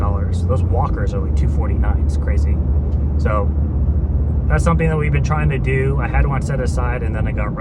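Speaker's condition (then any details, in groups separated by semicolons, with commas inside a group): No condition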